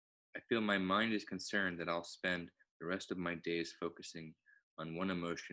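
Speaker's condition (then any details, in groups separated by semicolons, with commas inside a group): No condition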